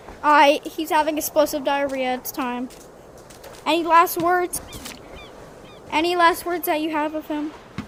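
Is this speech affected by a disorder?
No.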